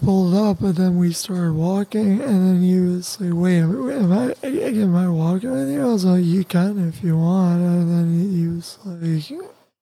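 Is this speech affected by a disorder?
Yes: tracheostomy; voice lost at first, spelled on communication board, voice later regained, cuff inflated at night stops talking.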